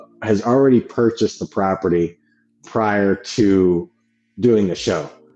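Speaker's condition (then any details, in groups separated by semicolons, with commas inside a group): No condition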